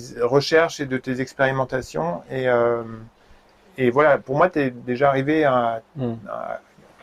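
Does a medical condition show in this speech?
No.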